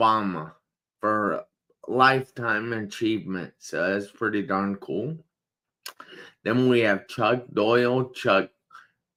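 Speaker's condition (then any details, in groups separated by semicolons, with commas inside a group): Traumatic brain injury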